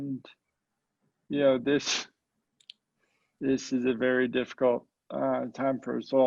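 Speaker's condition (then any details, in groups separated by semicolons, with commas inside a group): Cerebral palsy, mild; mild form affects speech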